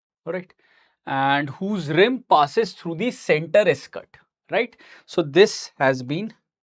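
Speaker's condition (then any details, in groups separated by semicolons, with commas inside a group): No condition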